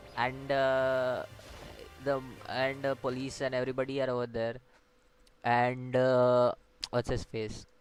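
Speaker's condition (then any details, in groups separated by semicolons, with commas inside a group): No condition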